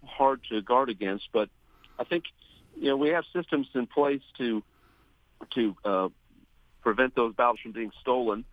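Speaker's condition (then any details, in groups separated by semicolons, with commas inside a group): No condition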